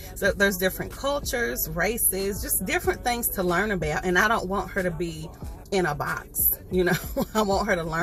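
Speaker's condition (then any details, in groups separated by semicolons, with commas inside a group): No condition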